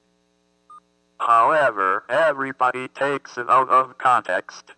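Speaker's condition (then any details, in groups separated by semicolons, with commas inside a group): Athetoid cerebral palsy; thumb surgery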